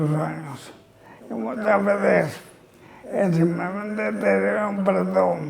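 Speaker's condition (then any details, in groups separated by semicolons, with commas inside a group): Amyotrophic lateral sclerosis (ela)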